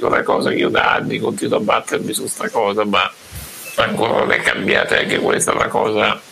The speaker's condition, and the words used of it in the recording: Muscular dystrophy. Per esempio io utilizzo anche un ventilatore per la respirazione che lo utilizzo anche di giorno e grazie a quello io comunque riesco a parlare